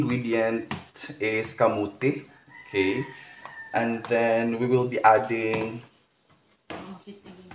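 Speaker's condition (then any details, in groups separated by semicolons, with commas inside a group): No condition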